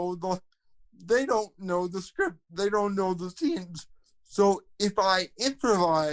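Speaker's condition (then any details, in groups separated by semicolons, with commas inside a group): Cerebral palsy, spastic quadriplegia; speech affected, voice-to-text fails, can talk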